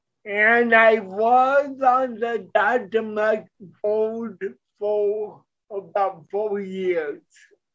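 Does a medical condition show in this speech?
Yes: cerebral palsy; present from birth.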